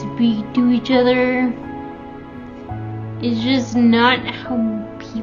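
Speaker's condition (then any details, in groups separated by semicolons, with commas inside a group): Friedreich's ataxia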